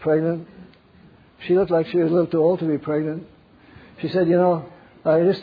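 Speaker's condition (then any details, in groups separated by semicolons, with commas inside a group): Parkinson's; wakes up around 3 am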